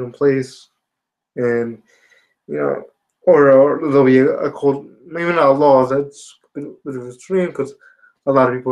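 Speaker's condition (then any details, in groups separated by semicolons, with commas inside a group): Spastic quadriplegia cerebral palsy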